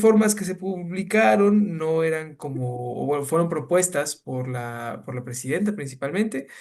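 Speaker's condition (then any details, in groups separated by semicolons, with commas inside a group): No condition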